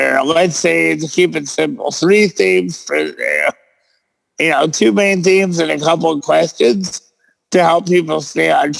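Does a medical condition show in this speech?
Yes: cerebral palsy; present since birth.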